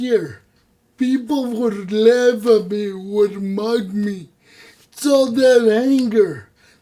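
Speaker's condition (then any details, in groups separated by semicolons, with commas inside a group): Cerebral palsy; voice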